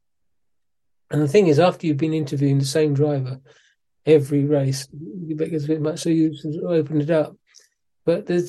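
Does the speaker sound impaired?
Yes: Parkinson's disease; physiotherapy, exercise training with physiotherapist after moving back to UK.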